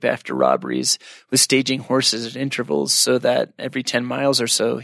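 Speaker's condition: No condition

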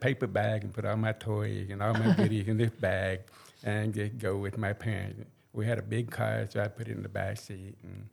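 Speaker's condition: Hearing impairment; cochlear implant on left side received on 50th birthday; uses cochlear implant

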